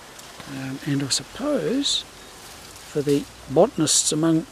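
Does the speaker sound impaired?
No.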